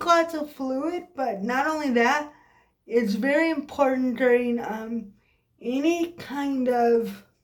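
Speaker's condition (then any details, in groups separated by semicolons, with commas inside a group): Cerebral palsy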